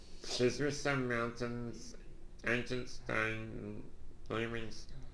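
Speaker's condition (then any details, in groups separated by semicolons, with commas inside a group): Duchenne muscular dystrophy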